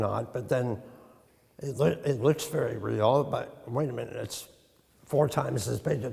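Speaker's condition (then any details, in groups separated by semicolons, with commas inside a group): Tongue cancer; treated in the past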